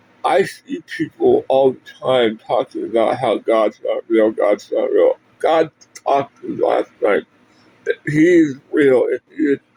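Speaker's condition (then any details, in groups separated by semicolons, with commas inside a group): Parkinson's; speech impediment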